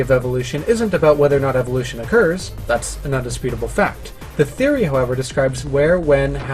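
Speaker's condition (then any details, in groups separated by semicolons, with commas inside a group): No condition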